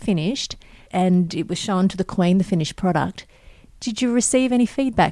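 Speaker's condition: No condition

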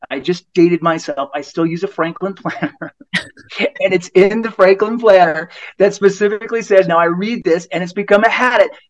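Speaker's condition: No condition

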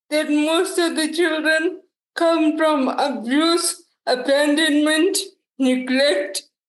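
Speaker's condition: Cerebral palsy, quadriplegic

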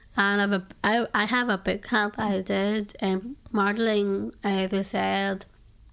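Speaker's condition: Down syndrome; diagnosed by doctor, early warning she might never talk or walk; early prediction she might never talk, now speaks publicly, including at UN in Geneva

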